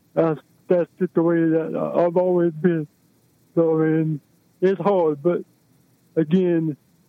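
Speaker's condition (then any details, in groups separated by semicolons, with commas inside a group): Cerebral palsy; affects movement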